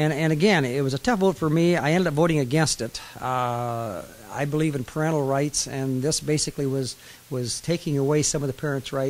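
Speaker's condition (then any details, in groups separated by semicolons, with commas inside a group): No condition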